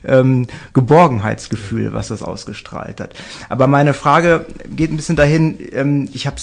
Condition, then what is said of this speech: None; typical speech.